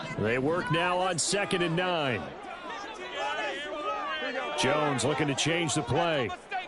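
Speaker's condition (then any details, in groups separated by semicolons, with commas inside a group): No condition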